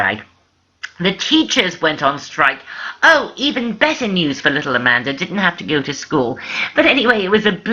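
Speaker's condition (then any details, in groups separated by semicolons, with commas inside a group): No condition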